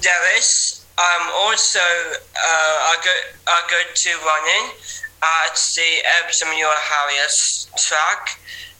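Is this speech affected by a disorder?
Yes: Down syndrome; age 19.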